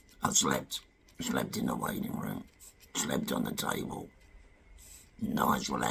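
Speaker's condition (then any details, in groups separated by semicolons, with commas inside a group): Head and neck cancer; surgery and radiotherapy, possibly chemotherapy; treatment finished; speaking affected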